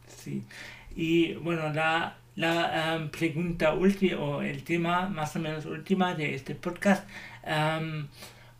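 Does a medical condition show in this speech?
Yes: cerebral palsy.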